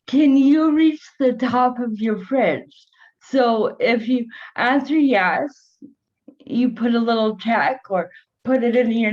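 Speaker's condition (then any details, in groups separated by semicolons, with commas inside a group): Cerebral palsy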